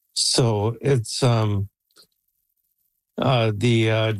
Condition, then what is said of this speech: ALS (motor neuron disease). Because as you can tell, my voice is going to.